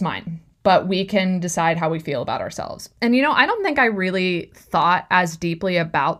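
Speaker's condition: No condition

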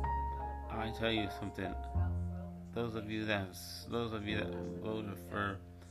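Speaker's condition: Cerebral palsy; pre-op sedatives

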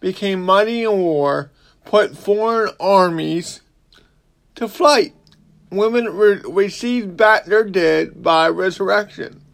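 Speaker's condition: Cerebral palsy; walks with a limp

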